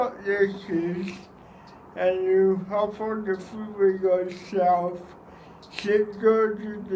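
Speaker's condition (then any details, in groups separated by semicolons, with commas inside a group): Cerebral palsy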